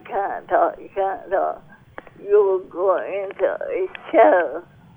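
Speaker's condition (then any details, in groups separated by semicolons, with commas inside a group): Cerebral palsy; speech impaired since childhood, unnoticed until adulthood, therapist Philip helped forming words; noticeable to listeners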